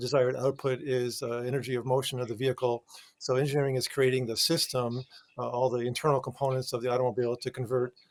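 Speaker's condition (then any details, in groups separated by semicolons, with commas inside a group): No condition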